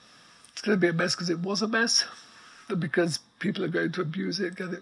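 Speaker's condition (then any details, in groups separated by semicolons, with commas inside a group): ALS; progressive neuromuscular illness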